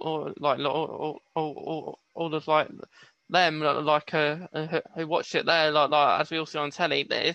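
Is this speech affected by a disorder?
Yes: stutter; mild, intermittent; sometimes cannot get words out, stutters a little, may seem nervous, words eventually come, substitutes similar words; here repeated sounds, repeated words.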